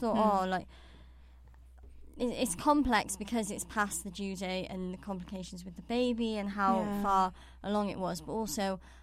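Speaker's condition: Cleft palate; congenital cleft palate, bottle fed as infant, could not breastfeed or eat

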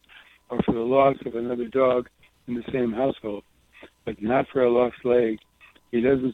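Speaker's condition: Parkinson's disease; frozen face first noticed by a doctor, confirmed by Parkinson specialists; throat getting closed up, losing voice

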